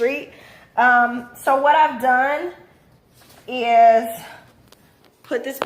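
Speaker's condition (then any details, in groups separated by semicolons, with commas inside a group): No condition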